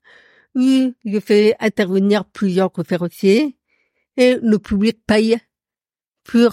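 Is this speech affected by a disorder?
Yes: profound deafness; noticeable to everyone.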